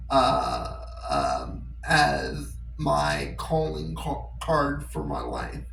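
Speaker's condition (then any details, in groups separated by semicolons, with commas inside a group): Cerebral palsy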